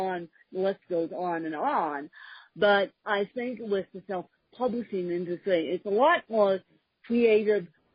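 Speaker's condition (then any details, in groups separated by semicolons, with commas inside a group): Cerebral palsy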